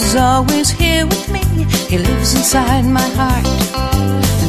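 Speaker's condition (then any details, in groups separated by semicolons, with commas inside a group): No condition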